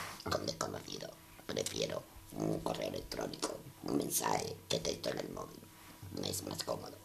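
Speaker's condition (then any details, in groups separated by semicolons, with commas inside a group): Total laryngectomy; laryngeal cancer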